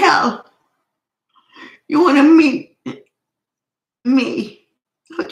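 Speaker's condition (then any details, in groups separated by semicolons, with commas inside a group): Cerebral palsy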